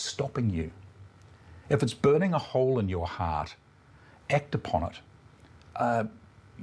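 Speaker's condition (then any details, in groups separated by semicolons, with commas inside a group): No condition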